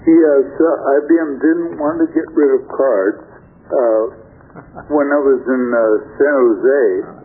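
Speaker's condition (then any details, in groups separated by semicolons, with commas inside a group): Stroke affecting throat muscles; much mobility recovered with therapy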